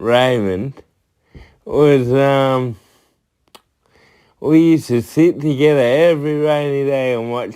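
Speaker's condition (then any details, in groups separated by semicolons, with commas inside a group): Cerebral palsy; from birth, tight muscles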